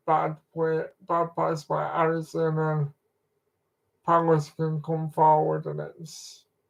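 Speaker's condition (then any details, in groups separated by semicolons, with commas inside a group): Cerebral palsy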